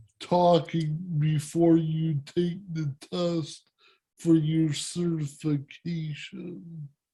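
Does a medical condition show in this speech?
Yes: cerebral palsy; speech impairment.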